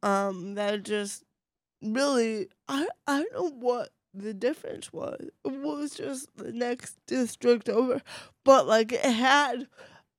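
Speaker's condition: Cerebral palsy, mild; voice affected

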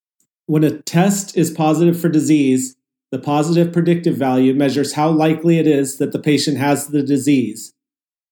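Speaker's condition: No condition

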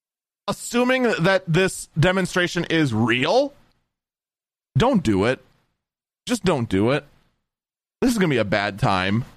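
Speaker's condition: No condition

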